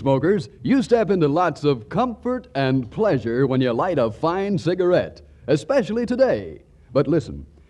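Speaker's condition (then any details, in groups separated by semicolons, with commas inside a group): No condition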